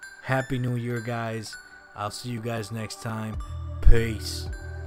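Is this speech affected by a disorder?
No.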